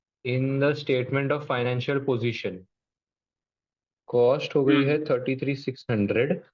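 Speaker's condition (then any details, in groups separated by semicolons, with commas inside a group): No condition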